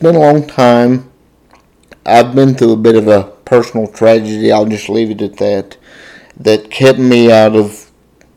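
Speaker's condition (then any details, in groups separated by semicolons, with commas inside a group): Cerebral palsy, spastic diplegia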